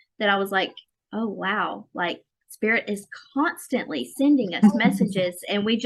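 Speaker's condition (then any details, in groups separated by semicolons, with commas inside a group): No condition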